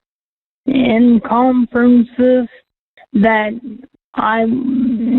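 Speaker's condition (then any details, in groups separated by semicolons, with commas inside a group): Cerebral palsy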